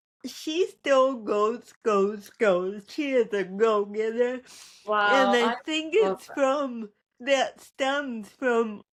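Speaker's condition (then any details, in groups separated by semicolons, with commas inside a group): Cerebral palsy; spastic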